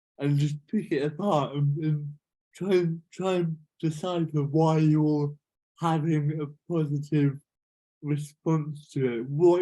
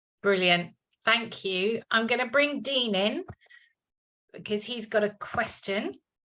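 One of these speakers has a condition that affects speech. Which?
The first: cerebral palsy; cerebral palsy, affects hands, types with two index fingers.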